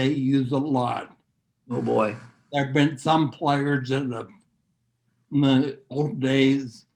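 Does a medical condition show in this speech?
Yes: neurological disease.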